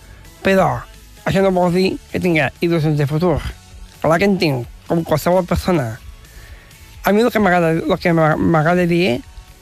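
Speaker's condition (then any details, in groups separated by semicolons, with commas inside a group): Down syndrome; genetic condition, told by parents in early childhood, understood gradually while growing up; communicates clearly, less nervous than many guests, per host; practised structuring ideas through video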